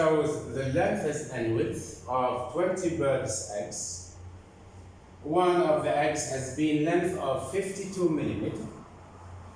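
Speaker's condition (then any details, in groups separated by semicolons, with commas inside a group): No condition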